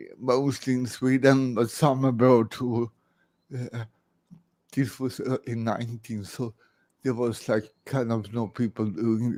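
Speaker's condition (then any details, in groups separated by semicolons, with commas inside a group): Cerebral palsy; present from birth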